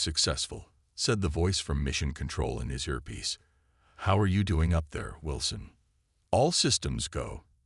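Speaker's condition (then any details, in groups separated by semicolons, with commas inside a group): No condition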